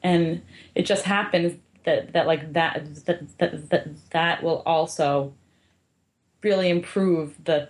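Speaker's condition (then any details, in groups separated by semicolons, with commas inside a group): Stuttering; sometimes speaks too fast, listeners may not understand or seem confused; repeated sounds, repeated words, prolonged sounds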